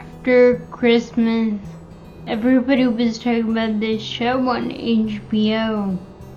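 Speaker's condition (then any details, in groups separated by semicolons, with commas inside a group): Friedreich's ataxia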